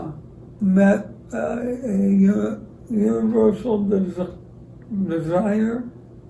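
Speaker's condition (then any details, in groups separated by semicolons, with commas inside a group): ALS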